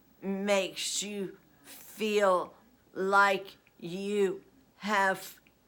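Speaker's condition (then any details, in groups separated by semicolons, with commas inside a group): Essential tremor; voice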